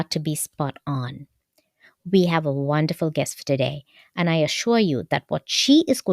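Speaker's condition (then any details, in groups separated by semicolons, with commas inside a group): No condition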